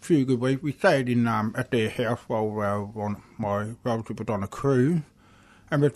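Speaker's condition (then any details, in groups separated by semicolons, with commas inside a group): Deafness; struggles when people talk quickly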